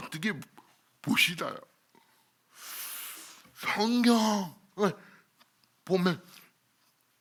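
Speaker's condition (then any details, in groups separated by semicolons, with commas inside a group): Cerebral palsy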